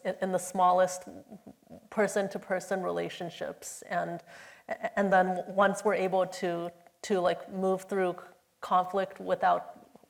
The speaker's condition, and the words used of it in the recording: Stuttering. I had a stutter when I was like in high school, and sometimes I still have it.